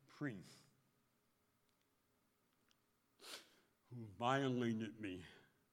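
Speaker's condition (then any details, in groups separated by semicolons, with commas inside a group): Speech impediment; mirror under lips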